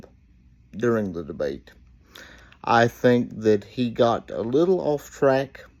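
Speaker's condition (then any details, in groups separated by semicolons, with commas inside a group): Cerebral palsy; reports speaking clearly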